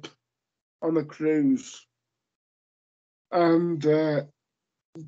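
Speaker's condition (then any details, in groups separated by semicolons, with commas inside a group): Cerebral palsy; lifelong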